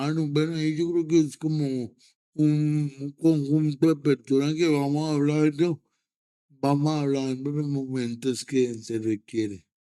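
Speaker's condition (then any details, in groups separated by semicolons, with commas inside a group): Cerebral palsy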